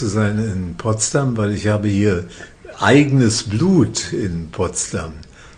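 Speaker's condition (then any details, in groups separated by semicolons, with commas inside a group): Parkinson's disease; first diagnosed by a psychiatrist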